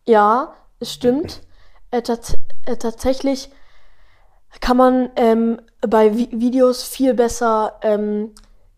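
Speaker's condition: Stuttering; 12-year-old boy; stutters a lot in this conversation about stuttering, less on liked topics, slower speech would help; almost never stutters when singing or with melody, stutters rapping without melody, little in own podcast, often fast; repeated sounds

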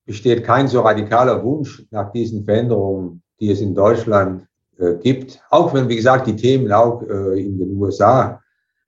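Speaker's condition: No condition

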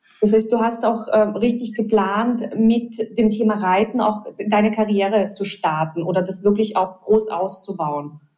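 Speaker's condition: No condition

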